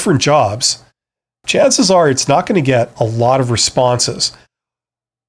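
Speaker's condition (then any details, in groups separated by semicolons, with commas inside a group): No condition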